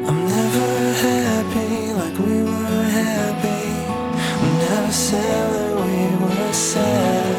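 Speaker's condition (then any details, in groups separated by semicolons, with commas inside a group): No condition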